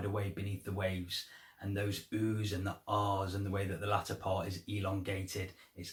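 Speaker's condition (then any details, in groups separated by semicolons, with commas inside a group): No condition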